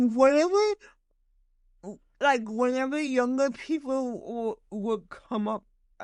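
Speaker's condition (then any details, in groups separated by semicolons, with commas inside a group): Cerebral palsy; stutters heavily when talking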